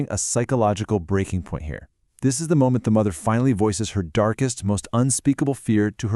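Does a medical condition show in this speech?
No.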